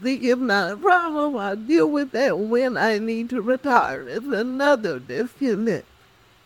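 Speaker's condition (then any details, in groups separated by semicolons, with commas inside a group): Cerebral palsy; speech affected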